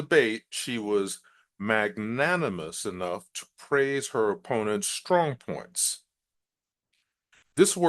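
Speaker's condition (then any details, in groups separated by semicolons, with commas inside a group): No condition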